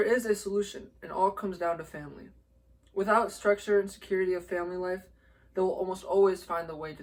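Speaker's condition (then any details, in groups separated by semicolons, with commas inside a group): No condition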